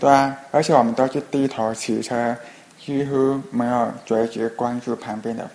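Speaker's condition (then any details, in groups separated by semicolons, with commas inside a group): Hearing impairment; Skype video calls hard, others speak too fast, gets interrupted, falls behind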